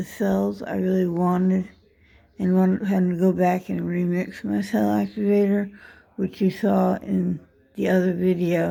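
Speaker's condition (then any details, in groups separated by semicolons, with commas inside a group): Dystonia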